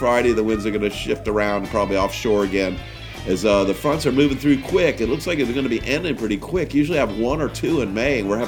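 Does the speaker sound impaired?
No.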